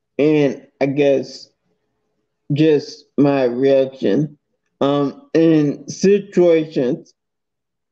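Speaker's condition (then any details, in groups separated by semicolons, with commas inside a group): Multiple sclerosis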